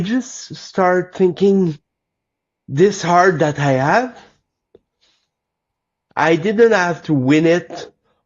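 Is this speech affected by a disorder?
Yes: cerebral palsy; lifelong.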